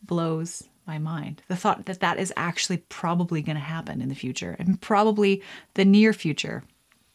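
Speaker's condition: No condition

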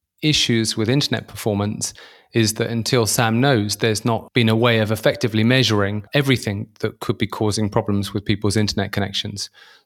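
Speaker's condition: No condition

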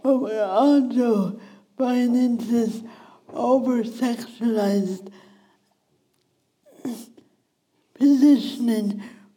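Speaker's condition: Speech impediment; wheelchair user

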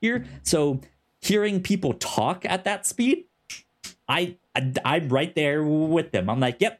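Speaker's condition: Stutter; self-attributed to brain moving faster than mouth; good days and bad days, some days cannot speak, talks fast when excited, mistaken for cartoony bit; repeated sounds

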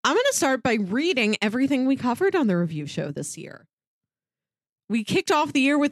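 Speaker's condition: No condition

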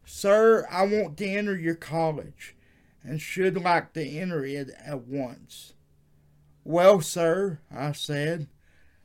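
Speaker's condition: Cerebral palsy; wheelchair user

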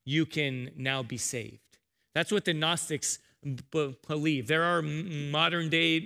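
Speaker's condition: Stutter; speech impediment since upbringing; disclosed mid-sermon; repeated sounds, prolonged sounds

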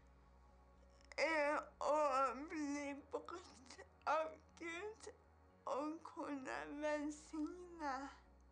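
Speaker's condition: Cerebral palsy; 28 years since onset

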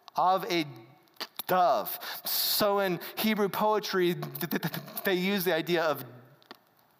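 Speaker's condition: Speech impediment; stutter present from birth, unchanged despite repeated healing prayers ages 5 to 13; gets caught up on words when speaking, listeners sometimes finish sentences; prolonged sounds

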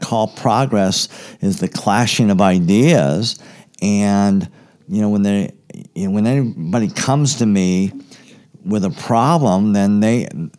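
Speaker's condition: Cleft palate, severe

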